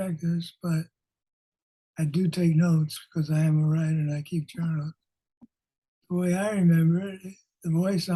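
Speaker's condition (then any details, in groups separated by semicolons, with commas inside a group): Parkinson's disease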